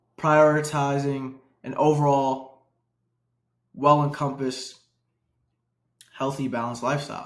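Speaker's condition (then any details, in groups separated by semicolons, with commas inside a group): No condition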